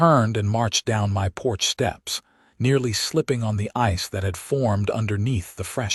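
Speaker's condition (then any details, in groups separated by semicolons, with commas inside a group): No condition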